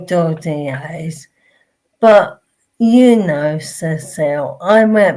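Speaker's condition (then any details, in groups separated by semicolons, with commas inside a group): Motor neurone disease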